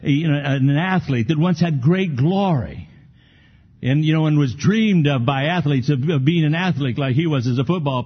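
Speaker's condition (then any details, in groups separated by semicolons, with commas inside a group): No condition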